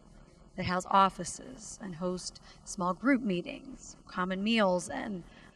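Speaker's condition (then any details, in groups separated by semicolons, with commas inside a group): No condition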